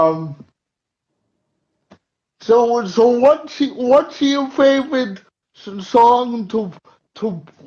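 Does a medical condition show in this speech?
Yes: cerebral palsy; uses wheelchair.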